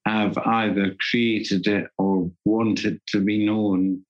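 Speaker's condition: Parkinson's disease; voice going, can no longer sing or do theatre

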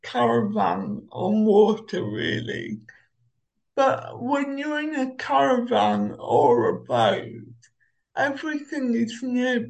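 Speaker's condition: Cerebral palsy; uses Omeo wheelchair

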